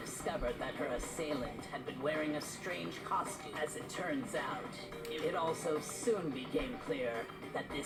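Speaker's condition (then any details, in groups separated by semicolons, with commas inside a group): No condition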